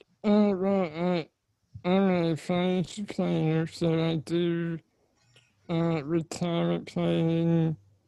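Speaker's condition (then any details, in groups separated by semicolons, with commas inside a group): Spinal muscular atrophy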